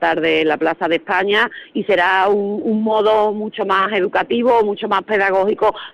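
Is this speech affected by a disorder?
No.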